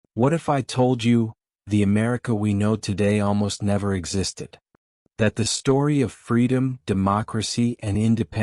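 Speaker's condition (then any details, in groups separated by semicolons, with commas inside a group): No condition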